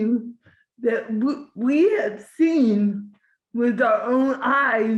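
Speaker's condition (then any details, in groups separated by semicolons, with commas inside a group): Cerebral palsy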